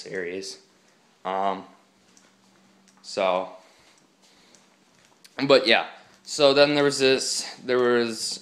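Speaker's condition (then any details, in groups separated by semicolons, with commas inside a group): No condition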